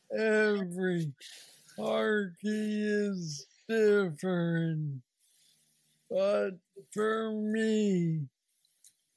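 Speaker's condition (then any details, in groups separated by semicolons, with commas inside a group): Parkinson's disease; young onset at 35, neurostimulator brain implant after 2 years, works like brain pacemaker; about 9 years since diagnosis, most aggressive form, still progressing, no plateau, mobility struggles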